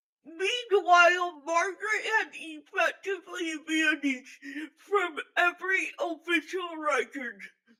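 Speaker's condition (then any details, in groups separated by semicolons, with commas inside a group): Physical speech impairment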